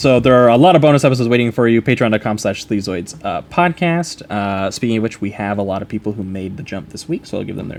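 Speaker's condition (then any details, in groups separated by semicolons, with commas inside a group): No condition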